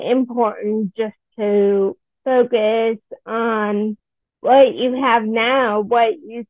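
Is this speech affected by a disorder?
Yes: Friedreich's ataxia; rare genetic progressive neuromuscular disease, wheelchair user.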